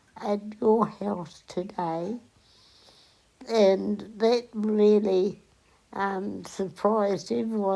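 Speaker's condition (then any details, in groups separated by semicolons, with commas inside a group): Cerebral palsy; onset at 8 days old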